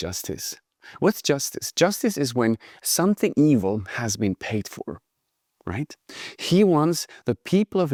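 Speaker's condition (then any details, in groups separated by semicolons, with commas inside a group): No condition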